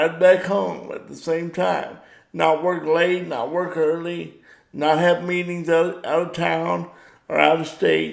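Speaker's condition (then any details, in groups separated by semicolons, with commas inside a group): Cerebral palsy; power wheelchair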